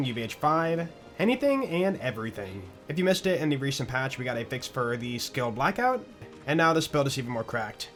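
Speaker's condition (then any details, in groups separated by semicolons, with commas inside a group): No condition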